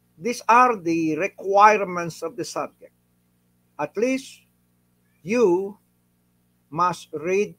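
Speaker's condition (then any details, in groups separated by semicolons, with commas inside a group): No condition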